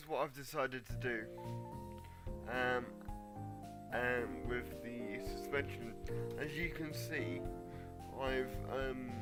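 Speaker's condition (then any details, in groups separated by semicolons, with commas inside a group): Cerebral palsy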